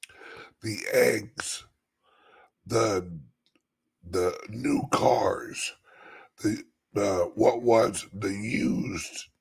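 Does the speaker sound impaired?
Yes: chronic voice problem; constant dry throat, urge to clear throat, stiff voice box loosening, easier when louder.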